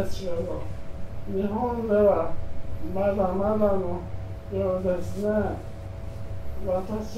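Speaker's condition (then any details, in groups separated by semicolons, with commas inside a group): ALS; uses ventilator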